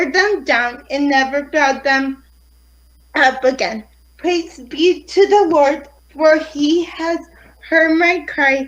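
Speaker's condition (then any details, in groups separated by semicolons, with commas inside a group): Cerebral palsy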